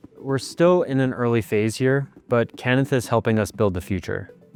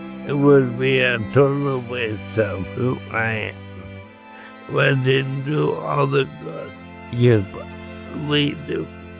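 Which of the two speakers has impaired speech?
The second: amyotrophic lateral sclerosis; brain-computer interface implant decoding silent mouth movements; about two years since diagnosis, progressive, recent voice implant; voice changed before diagnosis, slow, tiring, hard to understand, calls nearly impossible.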